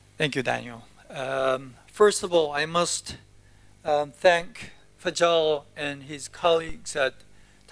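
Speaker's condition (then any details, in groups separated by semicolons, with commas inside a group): No condition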